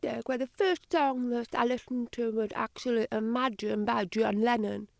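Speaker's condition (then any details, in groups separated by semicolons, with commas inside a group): Deafness, Usher syndrome, Usher syndrome type 2, severe; speech training from age two, some answers may be a little indistinct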